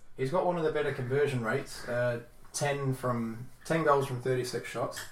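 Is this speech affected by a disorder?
No.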